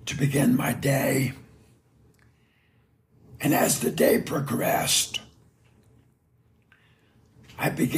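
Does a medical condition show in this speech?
Yes: throat cancer; tracheostomy tube.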